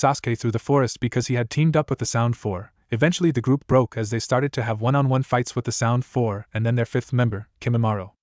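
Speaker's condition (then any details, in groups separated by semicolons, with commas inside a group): No condition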